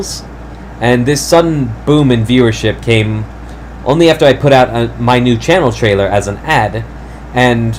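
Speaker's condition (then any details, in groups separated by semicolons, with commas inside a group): No condition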